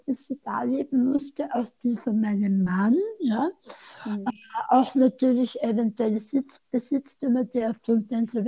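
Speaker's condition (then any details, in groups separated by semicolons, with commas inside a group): Tongue cancer surgery; somewhat impaired, fast, may be unclear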